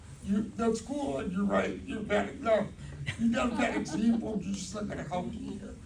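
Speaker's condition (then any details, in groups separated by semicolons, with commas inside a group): Cerebral palsy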